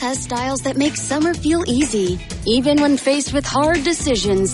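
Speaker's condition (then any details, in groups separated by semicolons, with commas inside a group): No condition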